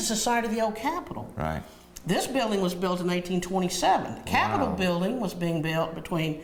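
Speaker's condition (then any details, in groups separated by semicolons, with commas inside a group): No condition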